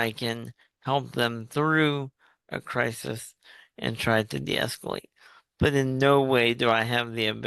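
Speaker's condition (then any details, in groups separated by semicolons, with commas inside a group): Cerebral palsy; uses wheelchair; voice and speech affected, involuntary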